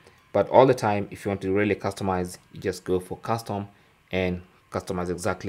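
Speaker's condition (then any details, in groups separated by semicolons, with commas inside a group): No condition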